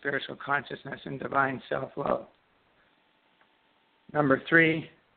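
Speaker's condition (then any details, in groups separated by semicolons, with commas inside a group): Parkinson's disease; left side onset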